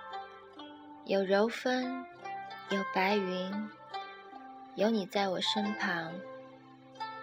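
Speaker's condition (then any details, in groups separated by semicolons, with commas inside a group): No condition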